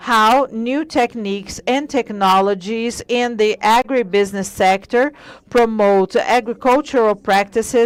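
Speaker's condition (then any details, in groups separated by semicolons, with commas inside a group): No condition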